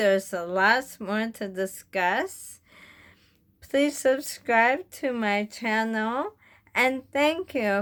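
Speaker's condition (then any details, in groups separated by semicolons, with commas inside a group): Bulbar onset ALS; fairly decent swallow, specific swallow weaknesses found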